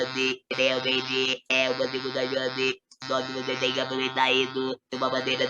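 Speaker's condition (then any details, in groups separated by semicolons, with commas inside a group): Total laryngectomy, electrolarynx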